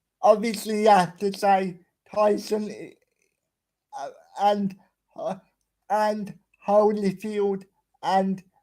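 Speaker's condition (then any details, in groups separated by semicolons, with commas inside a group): Cerebral palsy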